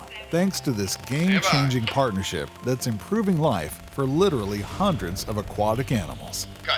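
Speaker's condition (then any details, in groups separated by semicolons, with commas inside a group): No condition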